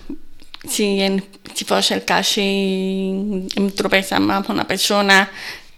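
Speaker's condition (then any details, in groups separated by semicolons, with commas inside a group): Deafness from birth, congenital; intonation different from hearing speakers, may not be understood well, host finds speech understandable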